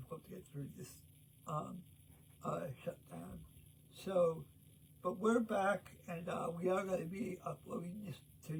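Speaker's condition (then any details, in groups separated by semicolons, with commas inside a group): Cerebral palsy; present since birth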